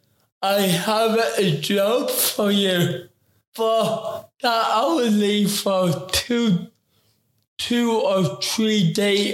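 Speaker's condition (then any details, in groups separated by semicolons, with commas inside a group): Ataxic cerebral palsy; affects coordination, movement, posture and balance; interview taken very slow, word for word, as mother advised; affects talking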